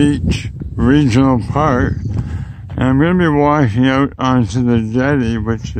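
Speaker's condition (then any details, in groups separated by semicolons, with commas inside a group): Oral cancer; base of tongue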